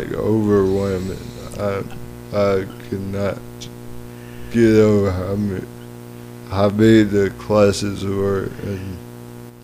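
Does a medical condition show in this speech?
Yes: cerebral palsy; lifelong.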